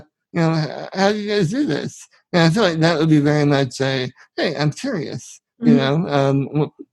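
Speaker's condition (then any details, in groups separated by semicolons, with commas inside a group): Spinal muscular atrophy; genetic, from birth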